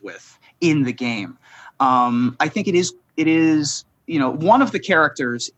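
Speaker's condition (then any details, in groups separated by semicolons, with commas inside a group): No condition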